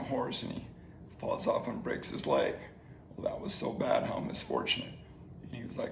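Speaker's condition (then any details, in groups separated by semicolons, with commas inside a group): ALS; slowly progressing ALS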